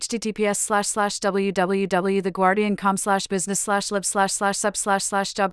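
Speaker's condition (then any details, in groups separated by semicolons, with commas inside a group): No condition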